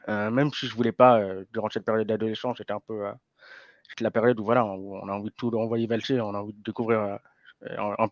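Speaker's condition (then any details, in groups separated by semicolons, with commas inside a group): Hearing impairment from birth, congenital; learned to speak at age 4, slight effect on speech noticeable now and then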